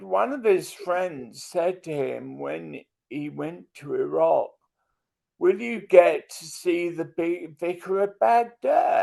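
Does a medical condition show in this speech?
Yes: multiple sclerosis.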